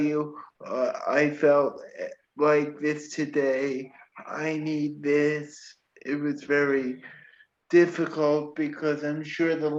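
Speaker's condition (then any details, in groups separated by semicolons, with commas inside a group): Cerebral palsy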